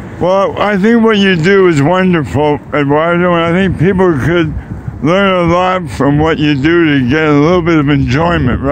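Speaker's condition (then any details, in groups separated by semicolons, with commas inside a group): Oral cancer; base of tongue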